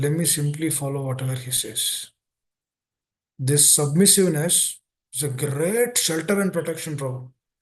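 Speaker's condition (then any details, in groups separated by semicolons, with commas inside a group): No condition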